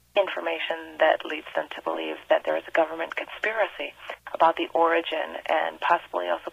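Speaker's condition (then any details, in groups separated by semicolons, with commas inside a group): No condition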